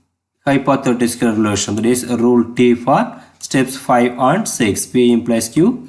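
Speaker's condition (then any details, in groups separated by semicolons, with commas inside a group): No condition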